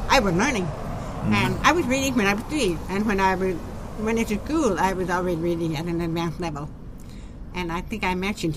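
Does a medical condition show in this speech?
Yes: profound deafness; genetic auditory nerve damage, born hearing or hard of hearing, profoundly deaf by age five; cochlear implants a couple years ago, bypass damaged nerve, formerly hearing aids, groups still hard; deaf voice, sounds different, sometimes taken for German accent, once reported as drunk slurring.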